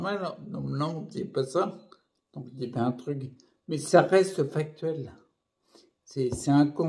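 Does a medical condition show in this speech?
Yes: primary progressive multiple sclerosis.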